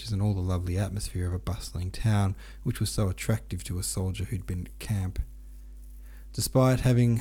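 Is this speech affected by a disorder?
No.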